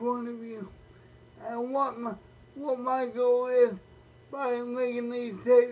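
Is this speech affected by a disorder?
Yes: cerebral palsy, spastic, mild.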